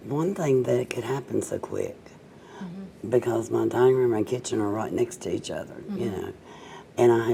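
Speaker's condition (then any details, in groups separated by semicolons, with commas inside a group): Cerebral palsy, mild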